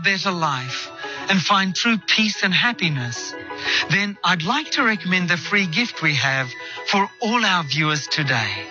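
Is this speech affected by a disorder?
No.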